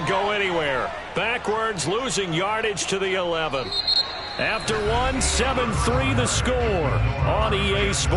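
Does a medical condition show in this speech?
No.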